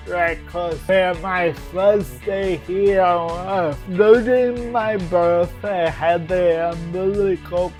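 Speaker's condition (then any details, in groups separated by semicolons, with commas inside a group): Cerebral palsy; present from birth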